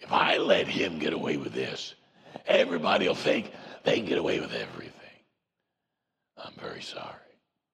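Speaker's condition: Voice box removal needed; vocal cord cancer

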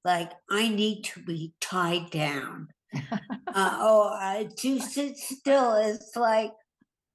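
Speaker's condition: Hemorrhagic stroke; more than a year after stroke

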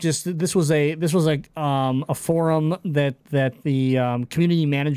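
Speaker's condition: Cleft palate; congenital cleft palate

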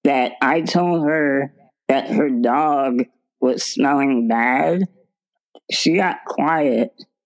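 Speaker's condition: Spinal muscular atrophy; progressive muscle weakness, wheelchair user

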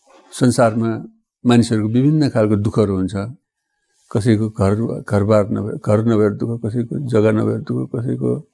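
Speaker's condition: Parkinson's disease; elderly; slurred, jumbled speech, sometimes hard to understand, sometimes sounds fine, dry mouth

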